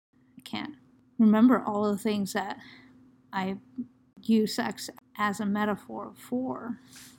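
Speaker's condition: No condition

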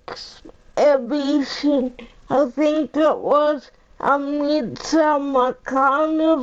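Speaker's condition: Cerebral palsy; uses a power chair; 45 years old

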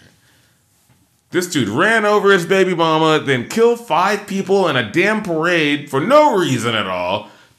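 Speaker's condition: No condition

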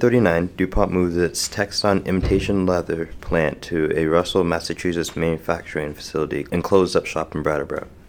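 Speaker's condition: No condition

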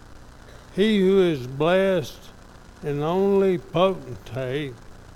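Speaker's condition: ALS; somewhat affected, evident today

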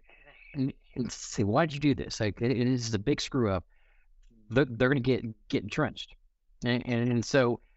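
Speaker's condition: Stuttering; disfluencies may sound like audio buffering; repeated sounds, repeated words

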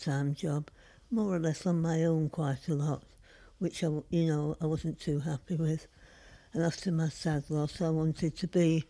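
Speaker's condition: Parkinson's disease; Parkinson's disease for 20 years; beginning to slow down

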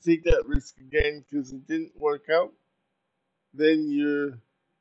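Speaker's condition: Cerebral palsy; very poor balance

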